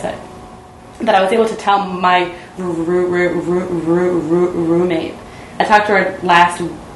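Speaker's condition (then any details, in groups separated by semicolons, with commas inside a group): Stuttering; stuttering since childhood, speech therapy as child, therapist suggested voluntary stuttering; practising voluntary stuttering, deliberately stuttering more, not avoiding stuttering, addressing fear and shame; stutters a lot in some situations and periods, sometimes hides it by acting as listener, talkative; repeated sounds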